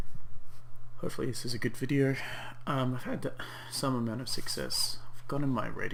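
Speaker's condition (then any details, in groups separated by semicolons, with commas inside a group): No condition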